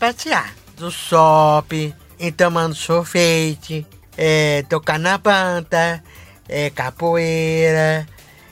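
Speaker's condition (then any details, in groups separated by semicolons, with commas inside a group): Down syndrome; young man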